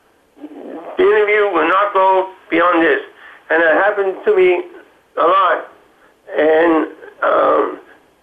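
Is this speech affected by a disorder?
Yes: Parkinson's disease; Parkinson's diagnosed five years ago, stutter since at least college years; very painful, frustrating, attacks jaw and hands, physical therapy with Kevin Linde, exercise bike, swimming.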